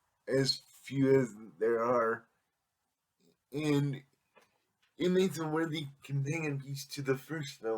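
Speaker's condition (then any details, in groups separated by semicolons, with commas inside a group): Cerebral palsy; able to speak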